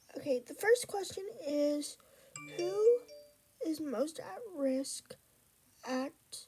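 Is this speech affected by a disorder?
Yes: cerebral palsy; unable to walk.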